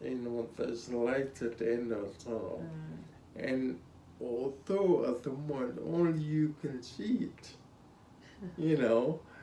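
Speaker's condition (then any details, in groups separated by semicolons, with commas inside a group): Spinocerebellar ataxia (sca7)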